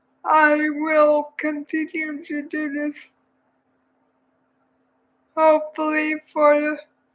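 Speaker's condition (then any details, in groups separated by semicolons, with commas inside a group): Cerebral palsy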